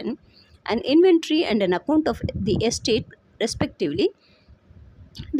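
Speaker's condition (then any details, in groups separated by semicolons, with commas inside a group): No condition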